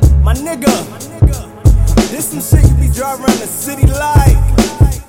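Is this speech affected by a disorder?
No.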